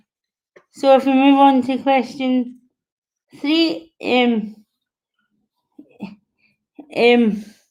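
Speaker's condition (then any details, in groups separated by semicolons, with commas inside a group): Cerebral palsy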